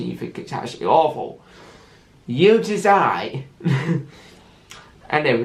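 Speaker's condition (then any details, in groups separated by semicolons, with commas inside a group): Cerebral palsy with stammer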